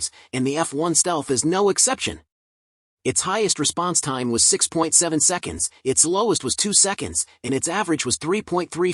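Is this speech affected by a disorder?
No.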